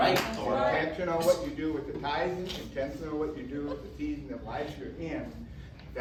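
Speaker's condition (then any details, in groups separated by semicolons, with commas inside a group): No condition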